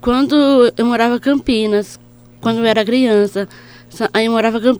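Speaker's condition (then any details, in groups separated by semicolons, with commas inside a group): Down syndrome; present since birth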